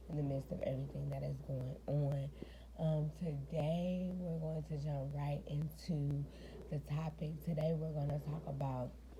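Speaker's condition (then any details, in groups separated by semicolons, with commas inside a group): Cerebral palsy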